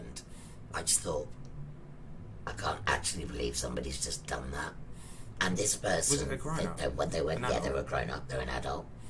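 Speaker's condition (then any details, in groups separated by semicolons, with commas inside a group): Laryngectomy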